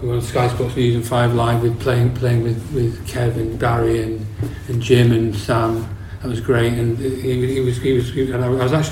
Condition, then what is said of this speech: Parkinson's disease. And it affects things like my speech. So I speak quieter, I mumble a lot, which I never used to do.